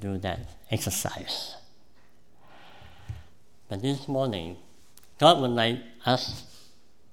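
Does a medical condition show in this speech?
Yes: cleft palate; congenital cleft palate.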